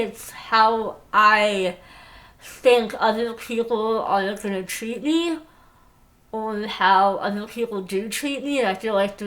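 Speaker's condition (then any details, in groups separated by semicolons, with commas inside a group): Moebius syndrome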